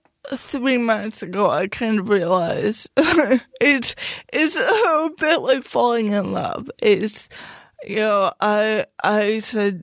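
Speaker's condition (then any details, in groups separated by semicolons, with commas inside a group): Cerebral palsy; mild outward physical disability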